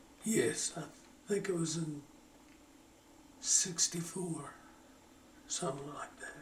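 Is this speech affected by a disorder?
Yes: Parkinson's; slowing down.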